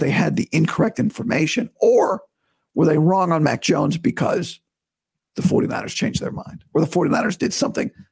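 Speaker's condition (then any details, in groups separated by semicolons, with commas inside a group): Vocal cord surgery recovery; recovering from vocal cord surgery, starting vocal coach physical therapy today, doctor approves talking; voice still sounds bad to new listeners, best in two weeks, talking painless, not yet back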